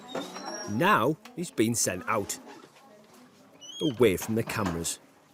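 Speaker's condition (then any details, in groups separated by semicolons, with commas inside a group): No condition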